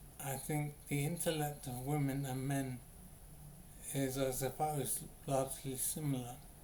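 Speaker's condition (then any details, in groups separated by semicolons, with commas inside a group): Brain injury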